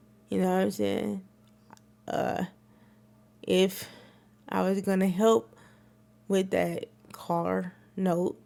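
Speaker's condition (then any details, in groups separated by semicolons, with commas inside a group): Cerebral palsy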